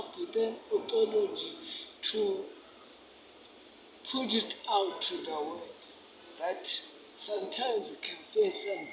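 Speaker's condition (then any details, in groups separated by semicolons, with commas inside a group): Cerebral palsy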